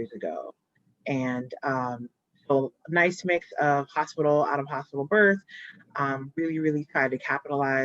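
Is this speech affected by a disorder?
No.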